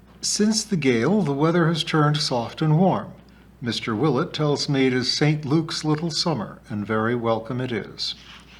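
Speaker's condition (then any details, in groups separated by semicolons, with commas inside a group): No condition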